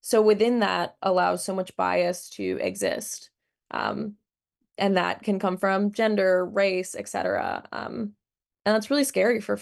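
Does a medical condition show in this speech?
No.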